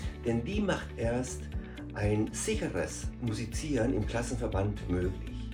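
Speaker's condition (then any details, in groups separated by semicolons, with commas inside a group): No condition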